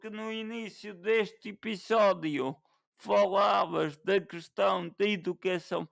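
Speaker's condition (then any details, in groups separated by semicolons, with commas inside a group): Cerebral palsy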